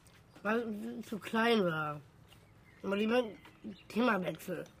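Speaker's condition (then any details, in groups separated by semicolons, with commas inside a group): Down syndrome; genetic, congenital, features visible at birth, glasses since age 2, childhood training in tongue control; still very small stature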